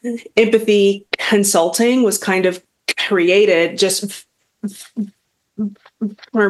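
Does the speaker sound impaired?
Yes: stuttering; lifelong stuttering; pursues public speaking to face fear of talking, still stutters, feels vulnerable on podcasts; long-standing fear of talking, past avoidance of carrying conversations, stuttering held back career; here repeated sounds, blocks.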